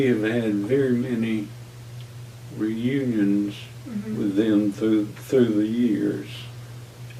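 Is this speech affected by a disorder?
Yes: Parkinson's disease.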